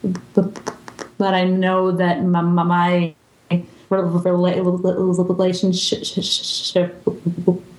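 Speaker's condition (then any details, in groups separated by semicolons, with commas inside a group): Stuttering; therapy over past 3 years: fluency shaping, stuttering modification, voluntary stuttering, subway talks with strangers; speech tools helped at times but not reduced stuttering, drops strategies needing unnatural speaking; repeated sounds, prolonged sounds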